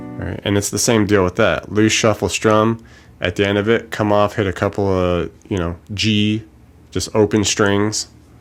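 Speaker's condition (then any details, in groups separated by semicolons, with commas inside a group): No condition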